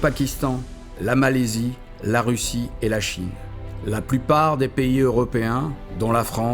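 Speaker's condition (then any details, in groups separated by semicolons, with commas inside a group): No condition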